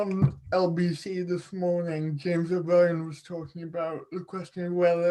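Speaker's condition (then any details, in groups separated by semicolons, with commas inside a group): Cerebral palsy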